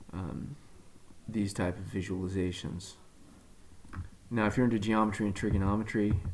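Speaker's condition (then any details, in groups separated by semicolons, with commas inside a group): No condition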